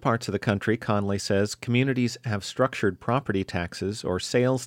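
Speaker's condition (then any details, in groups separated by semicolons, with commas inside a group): No condition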